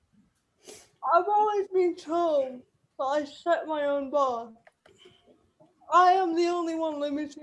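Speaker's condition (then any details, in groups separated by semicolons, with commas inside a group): Cerebral palsy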